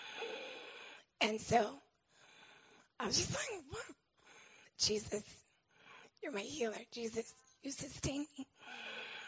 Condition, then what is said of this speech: Throat cancer. People are responding to the gospel with the little voice that I have.